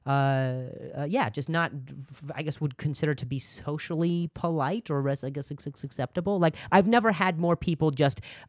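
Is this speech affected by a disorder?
Yes: stuttering; after coffee, racing thoughts, feels unable to slow down; voice can't keep up with thoughts, worse with caffeine; here repeated sounds.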